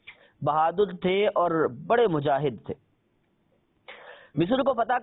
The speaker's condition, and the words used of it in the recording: No condition.